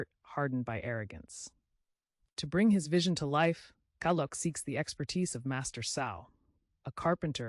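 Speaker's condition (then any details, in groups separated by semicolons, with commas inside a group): No condition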